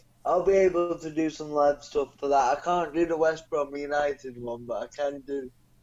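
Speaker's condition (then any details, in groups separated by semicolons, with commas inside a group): Cerebral palsy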